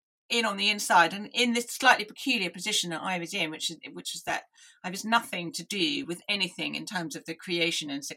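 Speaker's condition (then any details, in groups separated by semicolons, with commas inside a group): Deafness; listening took effort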